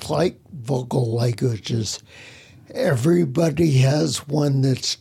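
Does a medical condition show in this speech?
Yes: spinocerebellar ataxia; speech impediment.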